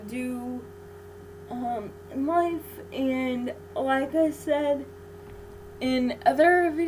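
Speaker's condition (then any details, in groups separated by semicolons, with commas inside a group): Cerebral palsy; able to talk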